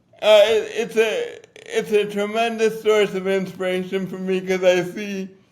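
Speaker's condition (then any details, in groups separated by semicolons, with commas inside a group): Cerebral palsy; difficult to talk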